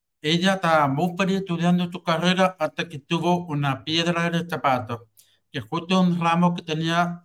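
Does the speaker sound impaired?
Yes: hearing loss with cochlear implant; congenital hearing loss, cochlear implant surgery, implant electrically stimulates cochlea.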